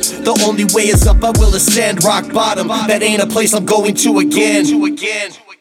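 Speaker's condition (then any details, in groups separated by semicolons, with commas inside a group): No condition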